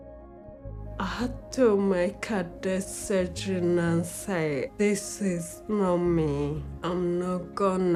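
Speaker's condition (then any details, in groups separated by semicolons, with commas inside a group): Brain injury; acquired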